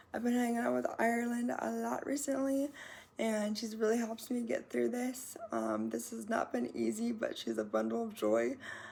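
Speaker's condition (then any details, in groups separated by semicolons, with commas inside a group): Cerebral palsy; muscle tightness, hip replacement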